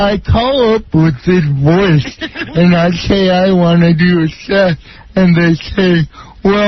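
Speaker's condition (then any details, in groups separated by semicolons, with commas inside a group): Cerebral palsy; speech impairment, speaks very slowly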